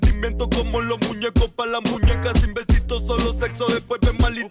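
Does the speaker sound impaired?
No.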